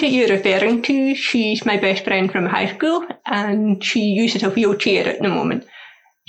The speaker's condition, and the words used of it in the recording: Deafness. But speaking and listening are the two areas I struggle with the most, and they are parts that I have to do work on.